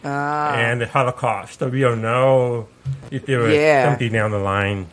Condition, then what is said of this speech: Deafness. So a lot of people wonder, well, why you sound so different?